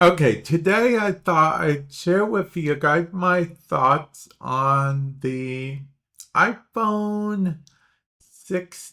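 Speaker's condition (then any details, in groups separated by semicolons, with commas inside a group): Traumatic brain injury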